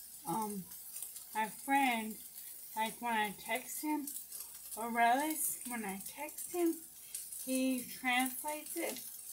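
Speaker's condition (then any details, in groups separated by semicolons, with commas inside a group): Brain injury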